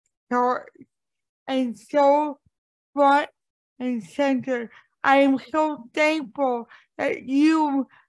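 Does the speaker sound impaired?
Yes: cerebral palsy; since birth, diagnosed at age 2, arthritis since age 30, becoming less ambulatory, cannot stand long even assisted; age 45, worsening with age, cold-day joint pain, slower movement; speech mocked for years for how it sounds, speaks on podcasts, avoids speaking in TikTok videos.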